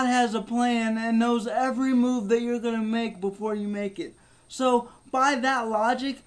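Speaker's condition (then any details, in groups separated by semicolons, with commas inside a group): Cerebral palsy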